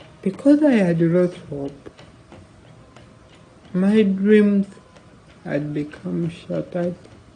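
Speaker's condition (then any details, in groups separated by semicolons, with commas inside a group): Cerebral palsy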